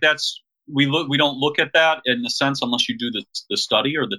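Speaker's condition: No condition

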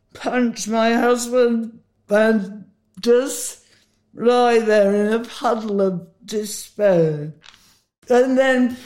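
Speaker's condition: Huntington's disease; initially misdiagnosed

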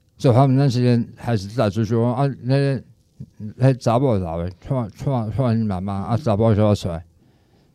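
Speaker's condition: Tongue cancer; now speaks clearly

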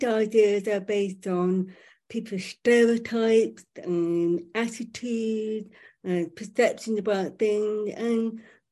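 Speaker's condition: Profoundly deaf, born profoundly deaf

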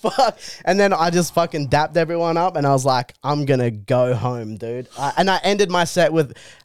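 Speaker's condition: No condition

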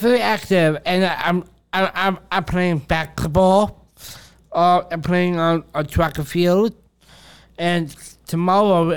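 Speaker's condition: Down syndrome; incomplete intestine

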